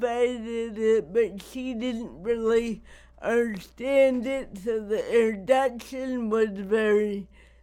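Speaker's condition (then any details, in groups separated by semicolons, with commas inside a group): Cerebral palsy; wears down with age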